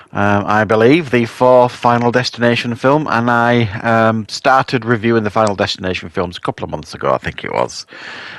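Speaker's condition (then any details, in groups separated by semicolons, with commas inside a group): No condition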